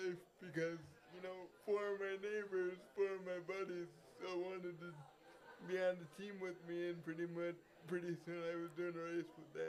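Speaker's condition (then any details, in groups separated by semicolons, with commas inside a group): Cerebral palsy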